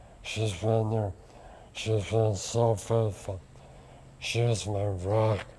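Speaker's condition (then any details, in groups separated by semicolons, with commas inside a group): Lou Gehrig's disease; onset index finger, tracheostomy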